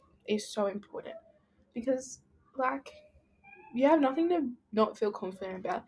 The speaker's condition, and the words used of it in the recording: No condition.